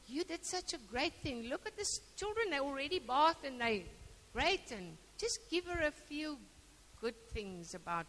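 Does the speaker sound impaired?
No.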